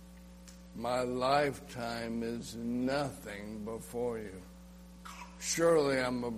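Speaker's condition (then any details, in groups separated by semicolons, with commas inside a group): ALS; choking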